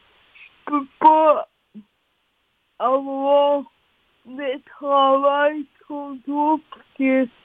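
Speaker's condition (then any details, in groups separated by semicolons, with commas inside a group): Cerebral palsy; spasms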